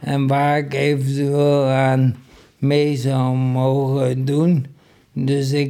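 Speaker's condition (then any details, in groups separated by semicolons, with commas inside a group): ALS; feels speech, swallowing and breathlessness improved on medication, speaks better than eighteen months ago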